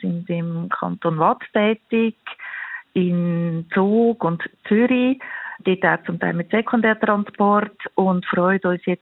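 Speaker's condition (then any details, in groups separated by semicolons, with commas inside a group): No condition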